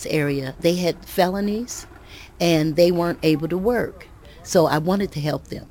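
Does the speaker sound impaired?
No.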